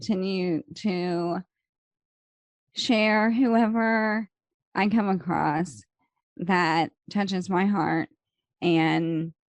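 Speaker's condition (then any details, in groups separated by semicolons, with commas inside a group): ALS; slow progressing form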